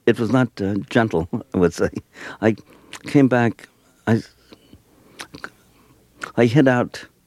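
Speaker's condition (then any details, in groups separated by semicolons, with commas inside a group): Stutter; lifelong stutter, intermittent; stutter comes and goes over the years; repeated words, blocks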